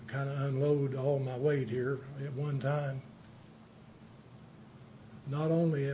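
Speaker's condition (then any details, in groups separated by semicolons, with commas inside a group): Parkinson's; not speaking too fast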